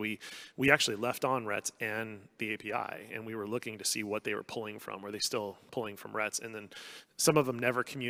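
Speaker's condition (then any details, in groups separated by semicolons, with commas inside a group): No condition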